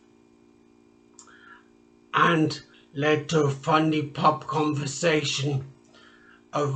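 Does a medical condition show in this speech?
Yes: traumatic brain injury; speech.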